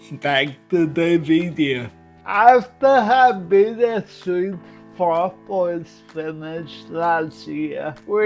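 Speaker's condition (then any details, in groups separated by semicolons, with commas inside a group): Cerebral palsy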